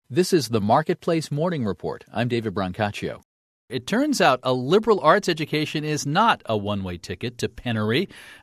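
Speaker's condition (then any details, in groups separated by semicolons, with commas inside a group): No condition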